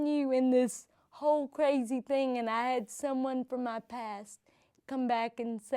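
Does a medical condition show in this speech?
Yes: cerebral palsy; from birth.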